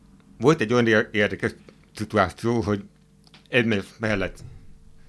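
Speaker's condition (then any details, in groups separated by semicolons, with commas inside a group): Hard of hearing; hearing aid mentioned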